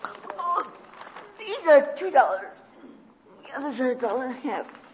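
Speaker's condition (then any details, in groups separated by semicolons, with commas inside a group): Cerebral palsy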